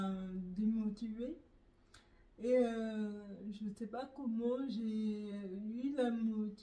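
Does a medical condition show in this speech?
Yes: neurological dystonia.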